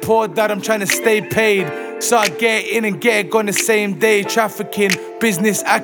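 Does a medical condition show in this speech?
No.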